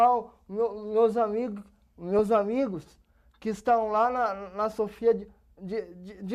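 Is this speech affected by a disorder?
Yes: cerebral palsy; age 27.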